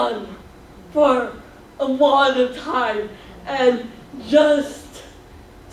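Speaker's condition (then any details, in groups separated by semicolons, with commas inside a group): Cerebral palsy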